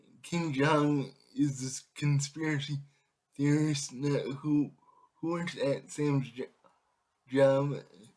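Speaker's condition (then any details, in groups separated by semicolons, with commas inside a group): Cerebral palsy; able to speak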